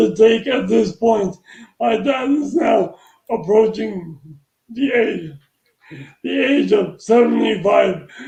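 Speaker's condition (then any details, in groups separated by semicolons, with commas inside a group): Traumatic brain injury; working on breath support and speech, small ongoing progress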